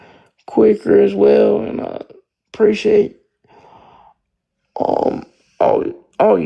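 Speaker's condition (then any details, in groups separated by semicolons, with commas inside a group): Spastic quadriplegic cerebral palsy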